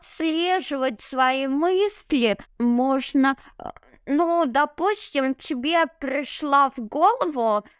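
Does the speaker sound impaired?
Yes: cerebral palsy; no wheelchair.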